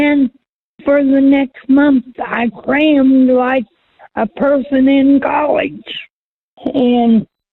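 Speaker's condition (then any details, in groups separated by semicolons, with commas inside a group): Cerebral palsy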